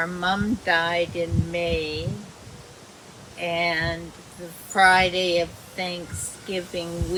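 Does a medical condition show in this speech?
Yes: dysarthria.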